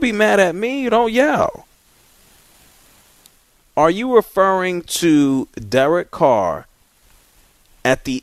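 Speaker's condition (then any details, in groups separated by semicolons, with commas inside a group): No condition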